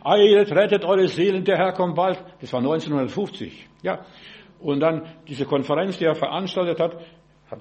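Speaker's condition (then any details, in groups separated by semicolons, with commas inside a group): No condition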